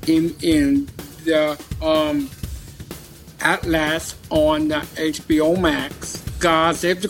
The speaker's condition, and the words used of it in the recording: Down syndrome. I would say about my acting, I don't get a stutter at all.